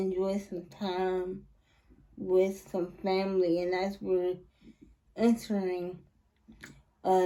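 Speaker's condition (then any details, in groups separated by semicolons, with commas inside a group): Cerebral palsy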